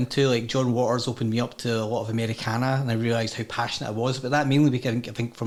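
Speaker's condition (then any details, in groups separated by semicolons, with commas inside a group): No condition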